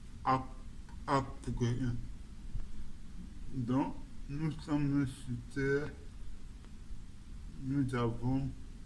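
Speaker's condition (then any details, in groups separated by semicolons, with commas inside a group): Cerebral palsy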